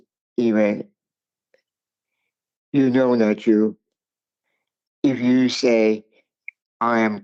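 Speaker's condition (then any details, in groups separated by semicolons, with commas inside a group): Cerebral palsy; attended school for speech impairments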